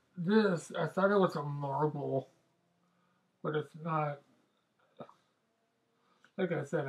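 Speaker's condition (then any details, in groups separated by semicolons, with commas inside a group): Mobius syndrome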